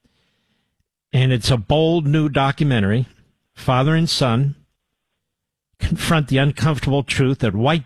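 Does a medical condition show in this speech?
No.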